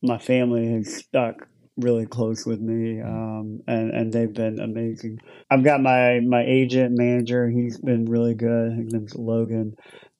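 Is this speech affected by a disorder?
Yes: cleft lip and palate; born in Ukraine.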